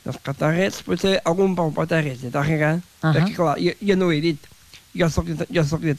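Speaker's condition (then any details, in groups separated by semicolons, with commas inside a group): Down syndrome; extra chromosome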